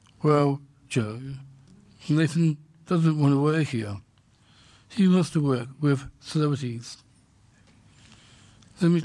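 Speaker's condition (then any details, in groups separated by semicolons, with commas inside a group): Down syndrome; congenital, diagnosed at birth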